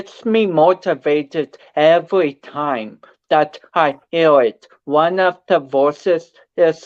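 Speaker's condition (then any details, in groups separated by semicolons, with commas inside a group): Cerebral palsy; speech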